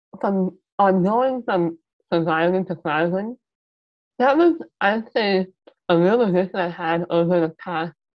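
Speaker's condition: Muscular dystrophy; mild speech impairment

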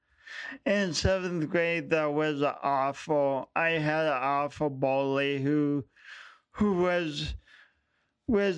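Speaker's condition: Speech impediment; affects voice and coordination

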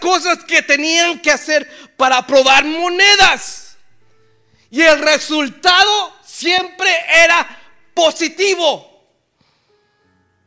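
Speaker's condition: No condition

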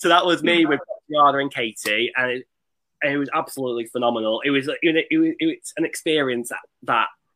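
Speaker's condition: Stammer; stammer since age 4, childhood word blocks, speech therapy at age 17; age 21, stammer still present; blocks on initial t, fluent in performed character, worse with scripts, sad topics, stress, flowing easily now; repeated sounds, blocks

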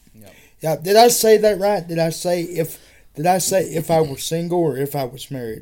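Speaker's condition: Cerebral palsy; wheelchair user

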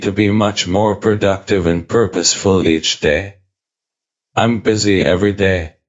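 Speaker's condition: ALS, speech-generating device; diagnosed at age 34

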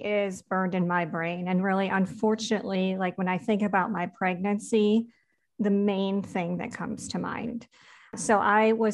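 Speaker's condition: Cleft palate; hearing retained

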